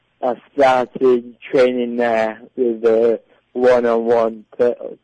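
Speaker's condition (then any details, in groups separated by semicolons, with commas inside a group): Cerebral palsy; delayed development and talking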